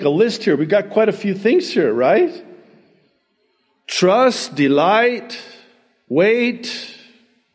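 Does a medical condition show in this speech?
No.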